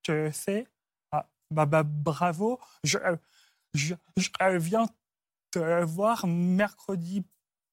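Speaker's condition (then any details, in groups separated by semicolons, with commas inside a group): Stuttering; onset at about age 4 after grandmother's throat cancer, fluent before, once misdiagnosed as Gilles de la Tourette; no attempts to control stuttering; part-word and word repetitions, frequent euh fillers; repeated sounds, repeated words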